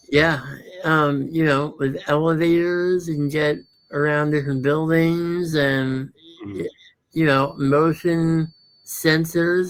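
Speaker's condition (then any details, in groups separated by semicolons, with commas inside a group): Muscular dystrophy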